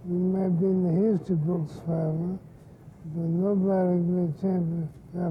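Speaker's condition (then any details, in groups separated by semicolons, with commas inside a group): Parkinson's syndrome; sometimes slurred speech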